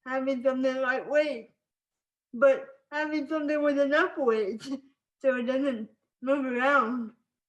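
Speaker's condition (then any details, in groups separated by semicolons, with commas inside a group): Spastic cerebral palsy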